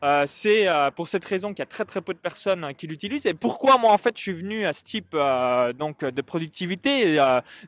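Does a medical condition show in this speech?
No.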